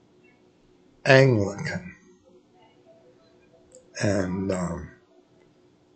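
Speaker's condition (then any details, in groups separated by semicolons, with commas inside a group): Multiple sclerosis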